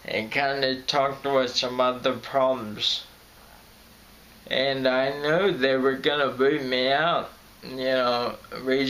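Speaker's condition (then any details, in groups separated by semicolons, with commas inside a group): Friedreich's ataxia; voice crackles when stressed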